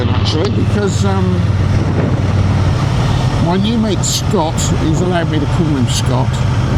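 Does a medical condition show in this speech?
No.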